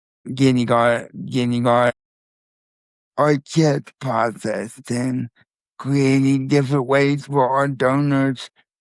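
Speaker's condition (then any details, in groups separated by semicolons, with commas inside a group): Spastic quadriplegic cerebral palsy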